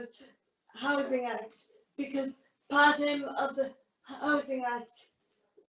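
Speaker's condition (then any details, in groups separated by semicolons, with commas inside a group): Cerebral palsy; caused by grade one brain bleed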